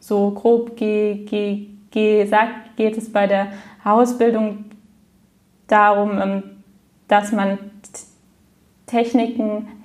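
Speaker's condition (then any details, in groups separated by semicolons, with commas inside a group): Stuttering; stuttering from primary school, hidden in secondary school, intensive therapies at 16 and 20, little lasting effect; age 27, open about stuttering, self-help for three to four years, leads Flow-Gruppe Frankfurt; frequent word and part-word repetitions, fillers like ähm, learned speech technique to smooth stuttering; repeated sounds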